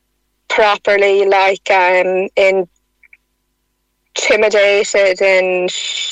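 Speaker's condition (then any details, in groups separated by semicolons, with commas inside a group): Stutter; stutter since about age 3, childhood speech therapy without benefit, adult speech program, costa breathing helped; about 34 years since onset, stutter accepted, no current therapy or techniques; affected from teenage years, worsened over years, struggles to get words out, stutters on phone; blocks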